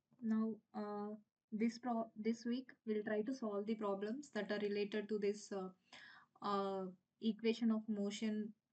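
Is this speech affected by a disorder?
No.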